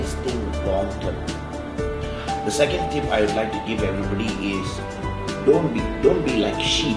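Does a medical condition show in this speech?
No.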